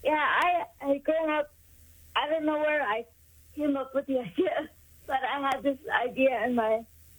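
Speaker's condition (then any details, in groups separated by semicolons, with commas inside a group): Cerebral palsy; daily physical therapy in school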